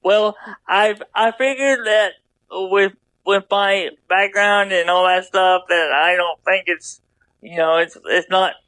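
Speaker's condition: Double hemiplegia cerebral palsy

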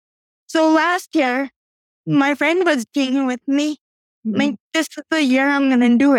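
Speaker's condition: Cerebral palsy; first tricycle at age 12

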